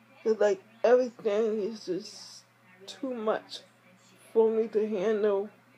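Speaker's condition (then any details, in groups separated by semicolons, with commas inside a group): Speech impairment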